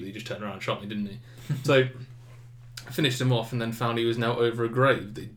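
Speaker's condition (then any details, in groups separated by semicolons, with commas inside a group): No condition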